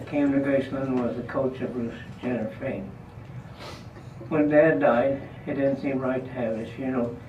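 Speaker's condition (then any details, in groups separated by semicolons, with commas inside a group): Parkinson's disease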